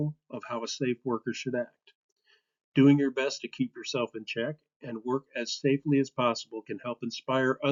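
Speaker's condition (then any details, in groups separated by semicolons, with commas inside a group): No condition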